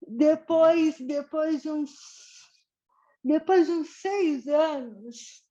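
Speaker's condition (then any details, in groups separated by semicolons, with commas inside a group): Cerebral palsy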